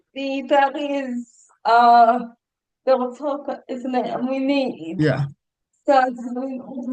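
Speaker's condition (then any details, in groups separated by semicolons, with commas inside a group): Cerebral palsy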